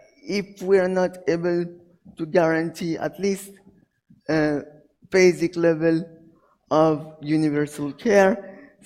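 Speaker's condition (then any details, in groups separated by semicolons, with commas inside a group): Cerebral palsy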